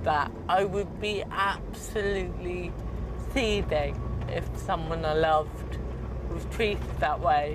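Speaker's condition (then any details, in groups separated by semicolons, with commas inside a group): Cerebral palsy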